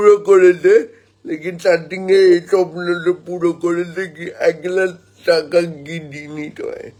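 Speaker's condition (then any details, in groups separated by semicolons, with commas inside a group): Cerebral palsy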